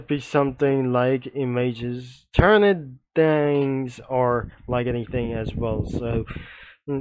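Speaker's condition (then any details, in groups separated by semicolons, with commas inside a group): No condition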